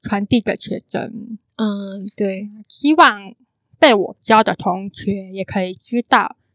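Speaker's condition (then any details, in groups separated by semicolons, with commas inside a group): Congenital hearing impairment; can sound sing-song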